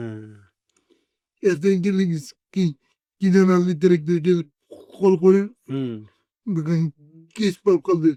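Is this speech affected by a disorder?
Yes: cerebral palsy; 40 years with condition.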